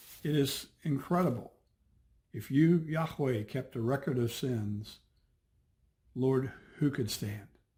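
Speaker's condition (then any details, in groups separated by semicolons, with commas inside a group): No condition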